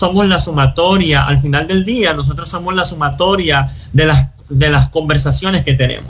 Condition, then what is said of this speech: Cleft palate. Y hoy el que no puede hablar habla y habla bastante.